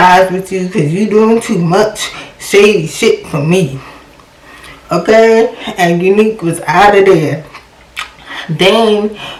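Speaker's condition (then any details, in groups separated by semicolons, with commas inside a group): Cerebral palsy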